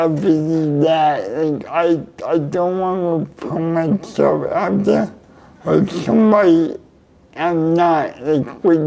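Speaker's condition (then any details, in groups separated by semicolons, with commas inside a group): Cerebral palsy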